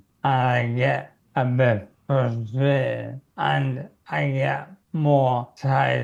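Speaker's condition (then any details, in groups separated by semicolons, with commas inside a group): Motor neurone disease; symptoms began about a year or more ago; first symptoms were voice problems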